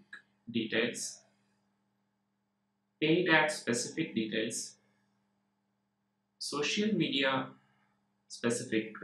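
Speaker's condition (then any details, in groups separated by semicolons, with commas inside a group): No condition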